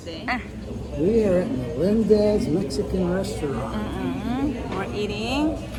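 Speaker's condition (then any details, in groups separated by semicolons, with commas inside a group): No condition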